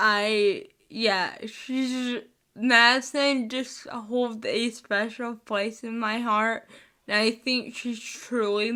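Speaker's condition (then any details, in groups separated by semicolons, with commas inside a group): Spastic cerebral palsy, mixed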